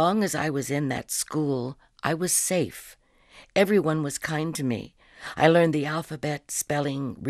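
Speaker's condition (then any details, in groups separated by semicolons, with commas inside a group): No condition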